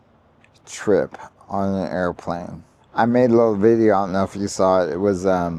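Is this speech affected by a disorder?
Yes: ALS; voice declining fast, certain sounds harder daily, voice banked.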